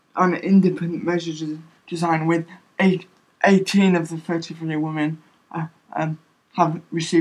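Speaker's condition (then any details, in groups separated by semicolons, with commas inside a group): Cerebral palsy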